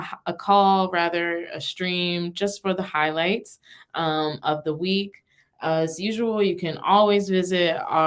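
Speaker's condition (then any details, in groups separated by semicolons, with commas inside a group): No condition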